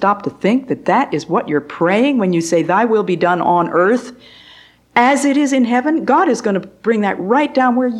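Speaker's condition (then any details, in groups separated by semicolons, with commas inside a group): No condition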